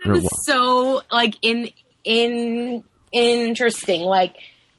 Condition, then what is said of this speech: Stuttering. Well, I could see that, though, just knowing you and knowing the relaxed way in which you stutter, where your stuttering's not really associated with struggle.